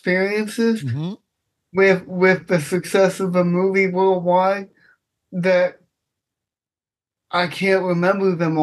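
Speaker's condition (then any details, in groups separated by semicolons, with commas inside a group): Cerebral palsy; self-conscious about speech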